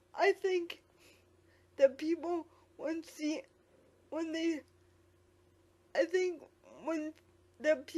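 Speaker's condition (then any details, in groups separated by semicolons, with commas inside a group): Quadriplegic cerebral palsy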